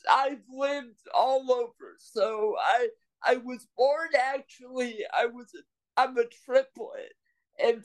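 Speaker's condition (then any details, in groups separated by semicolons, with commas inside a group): Cerebral palsy; power wheelchair since age five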